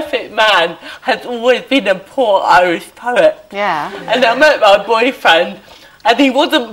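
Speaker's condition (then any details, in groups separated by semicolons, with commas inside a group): Cerebral palsy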